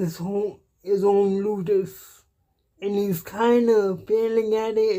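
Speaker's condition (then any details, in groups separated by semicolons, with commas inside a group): Cerebral palsy; cannot walk, uses wheelchair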